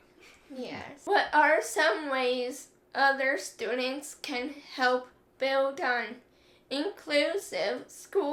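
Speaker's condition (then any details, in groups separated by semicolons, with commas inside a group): Cerebral palsy; affects muscles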